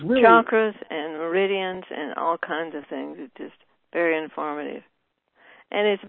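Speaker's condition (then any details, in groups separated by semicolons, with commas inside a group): Parkinson's disease; tremor in right hand, stiff right fingers; shaky voice, voice getting better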